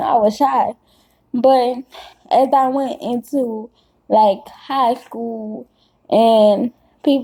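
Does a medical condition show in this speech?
Yes: cerebral palsy; caused by birth stroke.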